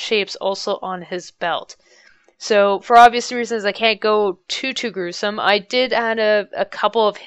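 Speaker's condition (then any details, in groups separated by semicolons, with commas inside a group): No condition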